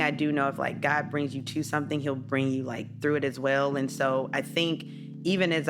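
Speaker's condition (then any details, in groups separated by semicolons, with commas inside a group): No condition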